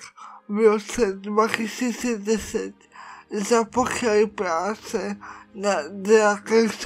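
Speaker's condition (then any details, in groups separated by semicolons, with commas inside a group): Cerebral palsy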